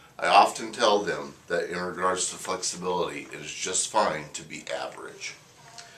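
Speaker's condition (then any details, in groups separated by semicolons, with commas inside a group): No condition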